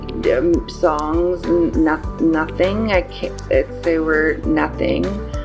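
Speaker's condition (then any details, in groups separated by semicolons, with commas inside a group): Aphasia after stroke; aphasia from stroke at 54, sudden onset one morning with only nonsense words, no physical deficits; in stroke rehabilitation, speech therapy, occupational, recreation and music therapy; word-finding difficulty, word substitutions, loses all words sometimes, speaking harder when tired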